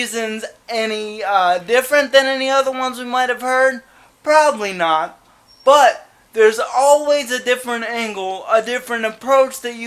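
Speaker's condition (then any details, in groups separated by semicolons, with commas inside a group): Cerebral palsy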